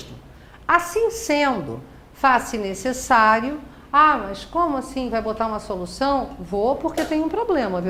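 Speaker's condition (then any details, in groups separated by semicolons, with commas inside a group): No condition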